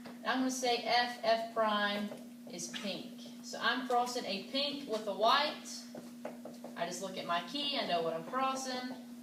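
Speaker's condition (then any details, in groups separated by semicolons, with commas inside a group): No condition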